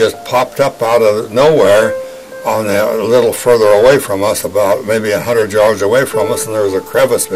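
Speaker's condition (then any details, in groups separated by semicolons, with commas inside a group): No condition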